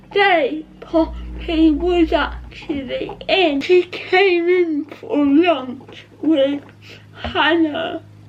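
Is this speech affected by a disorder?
Yes: cerebral palsy; not quadriplegic.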